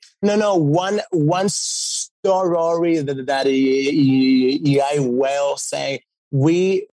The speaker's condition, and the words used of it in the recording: Stuttering. So one of your storyline, part of the storyline was that you have the stutter that you have, and then when you sing, it goes away.